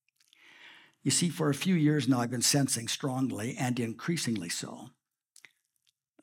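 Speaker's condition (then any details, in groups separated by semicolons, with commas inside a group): No condition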